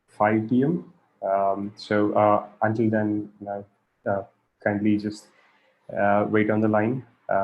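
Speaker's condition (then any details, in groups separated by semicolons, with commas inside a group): No condition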